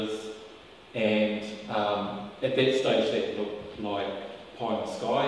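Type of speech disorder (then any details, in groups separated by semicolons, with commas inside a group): None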